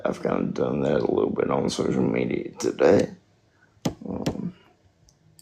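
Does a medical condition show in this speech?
Yes: spastic quadriplegic cerebral palsy.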